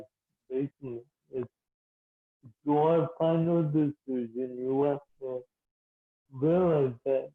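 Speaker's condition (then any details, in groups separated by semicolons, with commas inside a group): Cerebral palsy, mild; speech slightly affected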